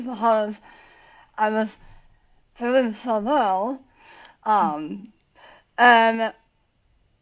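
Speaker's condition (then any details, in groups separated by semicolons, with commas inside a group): Tongue cancer surgery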